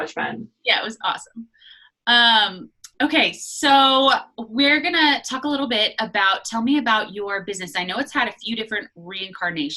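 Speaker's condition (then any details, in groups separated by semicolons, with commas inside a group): No condition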